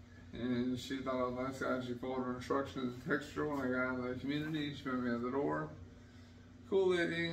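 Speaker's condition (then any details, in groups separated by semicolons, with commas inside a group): Traumatic brain injury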